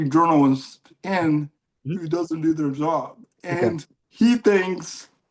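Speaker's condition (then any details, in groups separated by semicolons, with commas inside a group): Cerebral palsy; mild case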